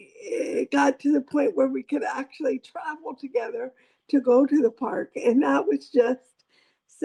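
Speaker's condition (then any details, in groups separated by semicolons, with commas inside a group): Cerebral palsy; lifelong, childhood surgeries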